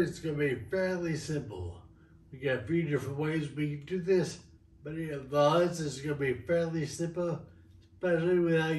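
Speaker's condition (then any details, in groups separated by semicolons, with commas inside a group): Friedreich's ataxia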